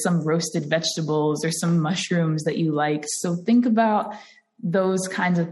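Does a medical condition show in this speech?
No.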